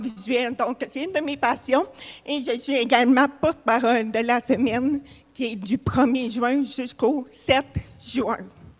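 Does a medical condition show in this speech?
Yes: hard of hearing; deafness, cochlear implant, implant removed at night and kept in dehumidifier box, no hearing without implant, most of family deaf.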